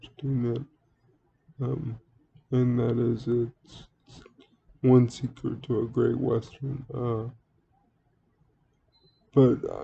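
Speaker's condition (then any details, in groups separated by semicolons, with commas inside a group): Cerebral palsy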